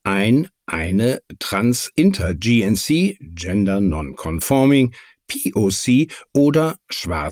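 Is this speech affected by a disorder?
No.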